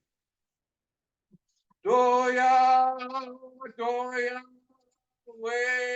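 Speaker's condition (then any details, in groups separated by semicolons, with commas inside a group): No condition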